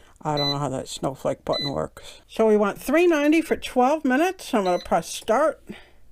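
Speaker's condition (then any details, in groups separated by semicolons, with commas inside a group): No condition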